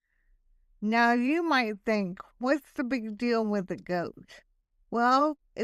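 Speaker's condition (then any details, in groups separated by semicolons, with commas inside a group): Hemiplegic cerebral palsy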